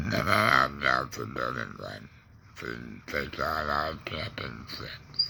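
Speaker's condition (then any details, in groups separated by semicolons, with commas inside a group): Laryngectomy; tongue cancer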